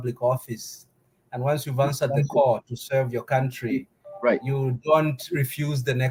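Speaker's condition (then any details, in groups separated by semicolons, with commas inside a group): No condition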